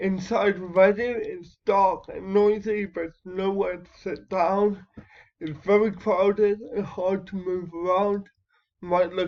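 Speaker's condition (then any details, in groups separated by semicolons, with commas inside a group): Cerebral palsy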